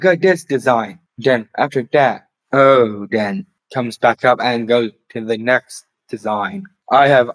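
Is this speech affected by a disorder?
Yes: Down syndrome; later diagnosed with autism.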